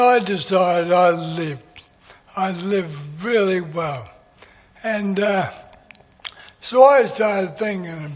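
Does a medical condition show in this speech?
Yes: MND; voice is going.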